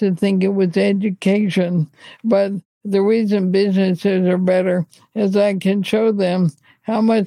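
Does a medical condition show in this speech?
Yes: ALS; estimated little over a year to live.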